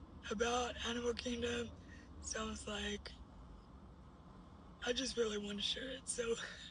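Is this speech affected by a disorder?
Yes: cerebral palsy; uses a wheelchair.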